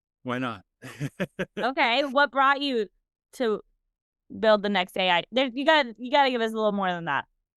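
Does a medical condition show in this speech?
No.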